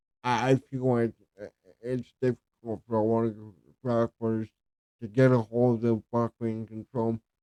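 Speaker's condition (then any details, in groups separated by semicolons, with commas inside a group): Cerebral palsy; speech affected by cerebral palsy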